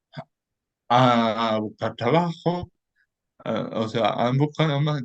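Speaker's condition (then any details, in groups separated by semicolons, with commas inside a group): Cerebral palsy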